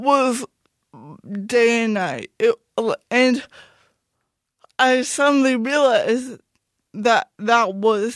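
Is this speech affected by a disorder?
Yes: cerebral palsy; speech noticeably affected.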